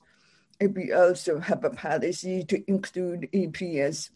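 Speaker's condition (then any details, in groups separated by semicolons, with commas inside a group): Deafness; speaks for self, also uses sign language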